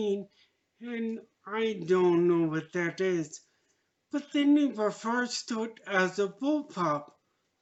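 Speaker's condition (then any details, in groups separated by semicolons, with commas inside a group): Traumatic brain injury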